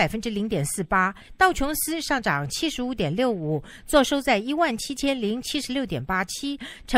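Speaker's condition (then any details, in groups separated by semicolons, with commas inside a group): No condition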